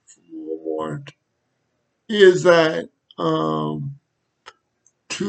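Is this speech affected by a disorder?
Yes: cerebral palsy.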